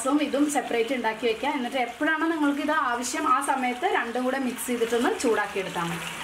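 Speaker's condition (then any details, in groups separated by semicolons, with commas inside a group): No condition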